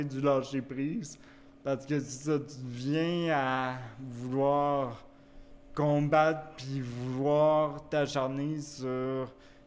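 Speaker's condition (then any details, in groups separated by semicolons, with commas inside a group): Cerebral palsy; wheelchair use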